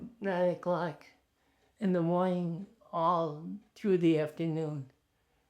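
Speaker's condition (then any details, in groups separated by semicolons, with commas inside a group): ALS; speech challenging, short of breath speaking, lacks inflection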